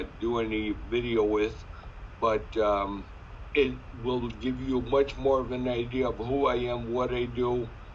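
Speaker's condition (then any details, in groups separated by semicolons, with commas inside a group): Sca15, spinocerebellar ataxia type 15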